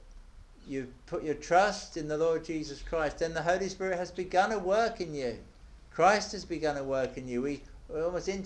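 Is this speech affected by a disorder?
No.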